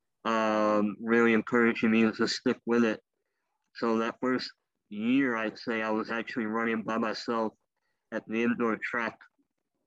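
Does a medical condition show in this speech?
Yes: cleft lip and palate; congenital, former wheelchair user.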